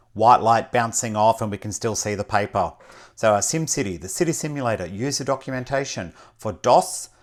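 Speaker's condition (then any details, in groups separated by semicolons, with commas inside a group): No condition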